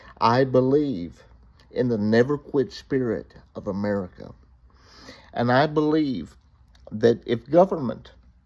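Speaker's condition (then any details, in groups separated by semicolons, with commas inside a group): Cerebral palsy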